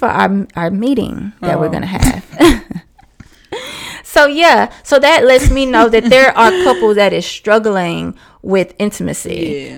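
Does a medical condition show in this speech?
No.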